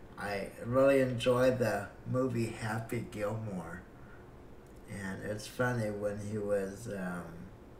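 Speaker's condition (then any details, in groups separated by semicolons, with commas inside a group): Cerebral palsy; breathing fine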